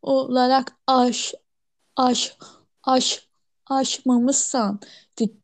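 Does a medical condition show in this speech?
Yes: stuttering; failed 10-15 day cure center in Turkey, tongue and jaw exercises, practiced speech modification; part-word and sound repetitions, frequent fillers e and hani; here repeated sounds, prolonged sounds, blocks.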